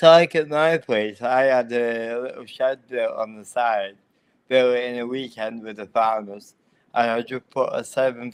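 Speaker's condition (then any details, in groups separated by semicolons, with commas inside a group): Cerebral palsy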